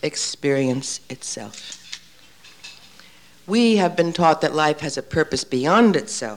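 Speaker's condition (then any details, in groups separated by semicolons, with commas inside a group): No condition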